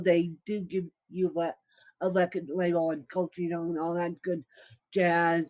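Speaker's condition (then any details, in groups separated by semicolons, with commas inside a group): Cerebral palsy, mixed, moderate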